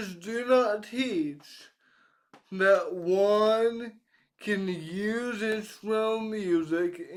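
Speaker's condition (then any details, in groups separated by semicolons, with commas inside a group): Cerebral palsy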